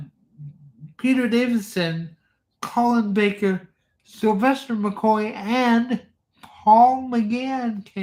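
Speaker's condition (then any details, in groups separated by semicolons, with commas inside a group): Cerebral palsy; from birth, cannot type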